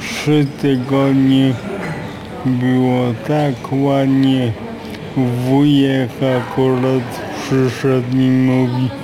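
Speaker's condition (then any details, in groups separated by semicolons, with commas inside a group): Aphasia; severe brain injury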